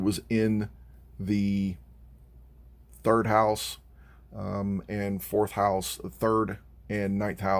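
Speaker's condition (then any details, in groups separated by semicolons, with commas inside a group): No condition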